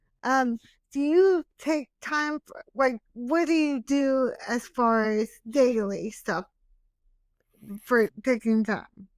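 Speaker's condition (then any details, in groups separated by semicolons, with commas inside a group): Hemiplegic cerebral palsy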